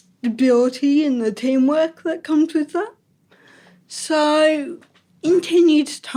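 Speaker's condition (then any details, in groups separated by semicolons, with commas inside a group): Ataxic cerebral palsy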